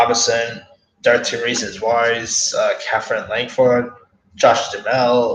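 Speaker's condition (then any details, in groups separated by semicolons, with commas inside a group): No condition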